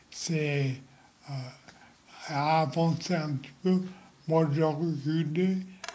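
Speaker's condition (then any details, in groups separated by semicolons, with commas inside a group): Multiple sclerosis; rapid progression despite immunosuppressants, wheelchair, needs transfer help; 46 years since onset, bed and wheelchair, ongoing medications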